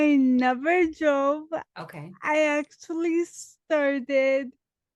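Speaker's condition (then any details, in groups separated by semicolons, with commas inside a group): Dystonia; speech impediment, noticed by others at 25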